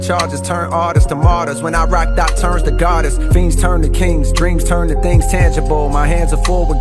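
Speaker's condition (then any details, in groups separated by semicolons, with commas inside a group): No condition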